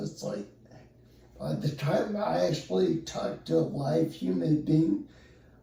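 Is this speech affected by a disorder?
Yes: spinocerebellar ataxia; onset double vision.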